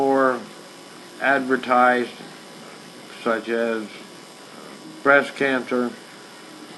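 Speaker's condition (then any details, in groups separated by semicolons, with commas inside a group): ALS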